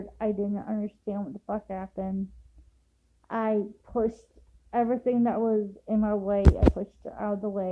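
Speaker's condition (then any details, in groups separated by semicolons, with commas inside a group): Cerebral palsy; affects walking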